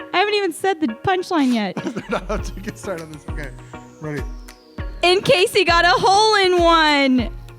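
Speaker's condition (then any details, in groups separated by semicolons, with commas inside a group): No condition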